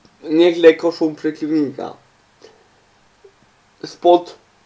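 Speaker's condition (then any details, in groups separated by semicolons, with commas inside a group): Cerebral palsy; uses wheelchair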